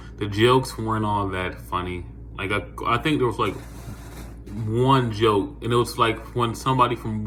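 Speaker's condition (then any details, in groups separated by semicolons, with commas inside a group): No condition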